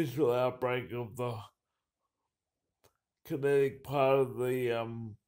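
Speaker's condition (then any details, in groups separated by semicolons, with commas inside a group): Cerebral palsy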